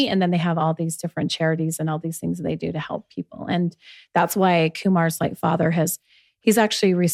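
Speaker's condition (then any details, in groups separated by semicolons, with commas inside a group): No condition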